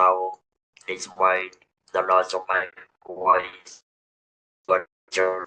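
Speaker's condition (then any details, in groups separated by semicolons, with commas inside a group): Throat cancer, electrolarynx user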